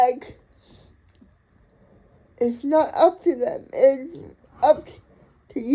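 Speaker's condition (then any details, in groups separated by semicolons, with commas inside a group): Cerebral palsy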